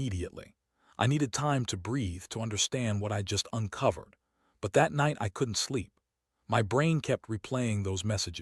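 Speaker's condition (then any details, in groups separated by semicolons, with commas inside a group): No condition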